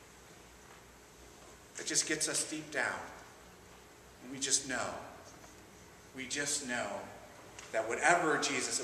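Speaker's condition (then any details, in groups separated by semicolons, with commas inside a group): No condition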